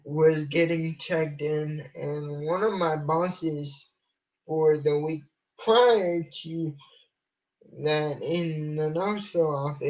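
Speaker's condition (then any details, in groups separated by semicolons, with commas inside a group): Cerebral palsy; from birth, uses wheelchair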